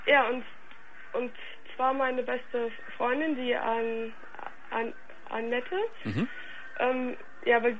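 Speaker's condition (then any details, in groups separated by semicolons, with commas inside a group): Stuttering; stuttering since primary school, outpatient speech therapist helped, worsened, one-month stay at Landesklinik Bonn, cause undisclosed; going fairly well since clinic stay, open about stuttering, hopes to become nearly stutter-free; stutters somewhat in conversation, strongly mood-dependent, worse meeting new people or reading aloud to groups; repeated sounds, blocks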